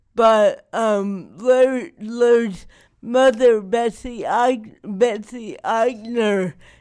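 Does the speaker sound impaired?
Yes: cerebral palsy; not degenerative, lack of muscle control and spasticity, wears down with age, especially without yoga or exercise.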